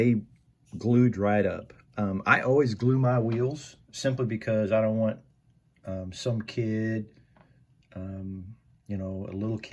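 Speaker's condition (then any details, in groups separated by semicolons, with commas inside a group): No condition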